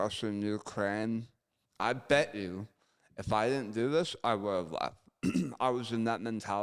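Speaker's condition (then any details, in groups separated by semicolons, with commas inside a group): Gunshot injury to chin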